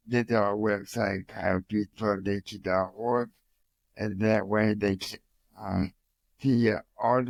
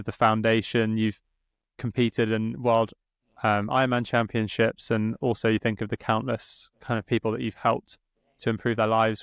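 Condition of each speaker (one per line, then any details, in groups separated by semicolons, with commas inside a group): Cerebral palsy; from birth
No condition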